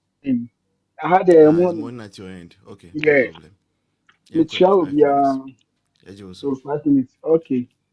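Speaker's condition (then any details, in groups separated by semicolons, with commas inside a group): No condition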